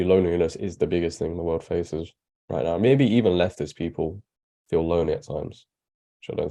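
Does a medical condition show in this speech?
No.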